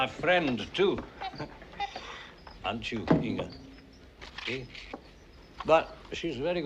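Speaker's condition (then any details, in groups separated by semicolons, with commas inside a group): No condition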